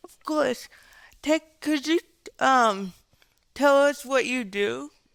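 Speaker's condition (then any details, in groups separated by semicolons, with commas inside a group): Cerebral palsy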